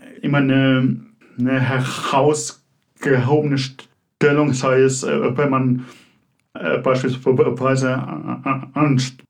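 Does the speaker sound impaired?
Yes: stuttering; gradual onset, exact onset unknown, likely in childhood; fluency disorder only, writes fluently but speech not fluent, blocks, stutters even in dreams; here prolonged sounds, blocks.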